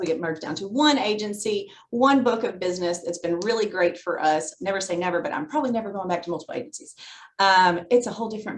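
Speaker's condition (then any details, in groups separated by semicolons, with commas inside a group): No condition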